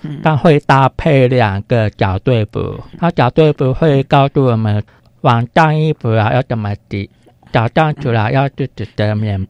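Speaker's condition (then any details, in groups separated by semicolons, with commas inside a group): Hearing impairment; spoken clarity below typical speakers, spoken language learned with difficulty in childhood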